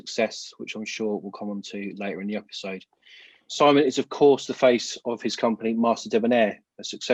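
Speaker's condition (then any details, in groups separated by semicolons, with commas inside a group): No condition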